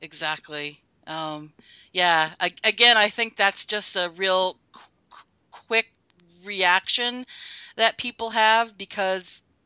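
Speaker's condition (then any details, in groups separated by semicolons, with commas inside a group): Stuttering; onset age 5 after fluent speech from age 2, stuttering ever since; half year speech therapy in 3rd grade, none in Catholic school, adult therapy few years ago; formerly avoided speaking situations, speechless at first self-help group meeting, said name and stutter by fourth or fifth; repeated sounds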